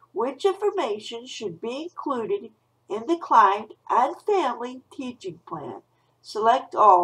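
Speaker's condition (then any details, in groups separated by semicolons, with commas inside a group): No condition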